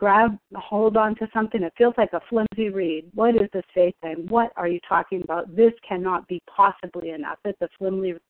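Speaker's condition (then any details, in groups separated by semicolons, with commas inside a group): No condition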